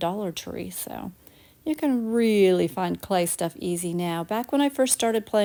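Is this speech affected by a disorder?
No.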